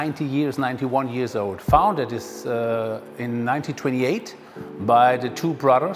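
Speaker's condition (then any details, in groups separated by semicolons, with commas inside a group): No condition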